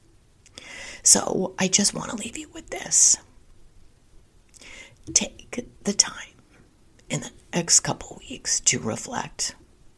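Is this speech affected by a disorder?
Yes: spasmodic dysphonia; diagnosed seven months ago; holistic treatment with Dr. Chang and Dr. Lin, new diet, not using Botox.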